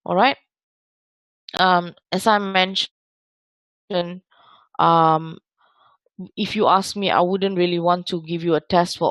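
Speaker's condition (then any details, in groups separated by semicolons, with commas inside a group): No condition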